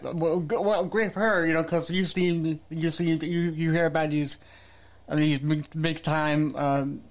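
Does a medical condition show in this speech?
Yes: cerebral palsy; back pain.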